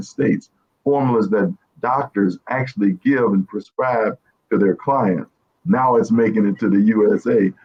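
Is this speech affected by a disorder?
No.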